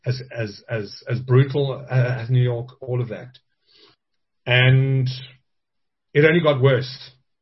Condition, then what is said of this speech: Stuttering. Well, I think the first challenge that I had, which I still live with, is a speech impediment.